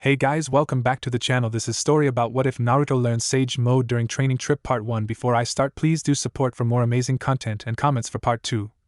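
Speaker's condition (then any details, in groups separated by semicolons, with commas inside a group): No condition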